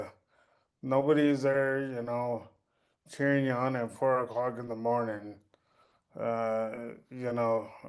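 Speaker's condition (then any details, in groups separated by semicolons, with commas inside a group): Cerebral palsy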